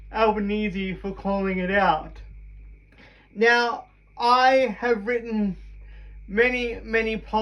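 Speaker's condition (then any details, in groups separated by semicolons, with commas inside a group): Cerebral palsy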